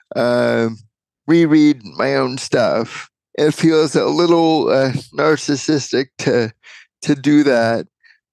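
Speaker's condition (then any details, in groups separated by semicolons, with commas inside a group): Cerebral palsy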